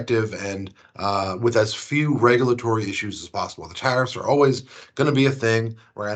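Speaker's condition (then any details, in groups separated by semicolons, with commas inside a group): No condition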